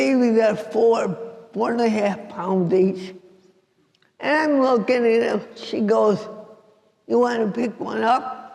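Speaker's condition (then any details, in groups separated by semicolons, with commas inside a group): Cerebral palsy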